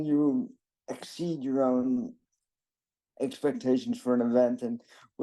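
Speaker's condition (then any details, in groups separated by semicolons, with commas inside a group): Cerebral palsy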